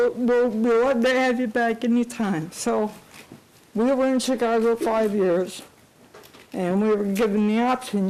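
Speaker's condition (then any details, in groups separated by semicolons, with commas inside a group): Cerebral palsy; unable to type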